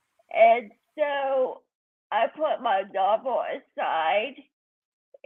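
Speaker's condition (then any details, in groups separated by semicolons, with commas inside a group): Cerebral palsy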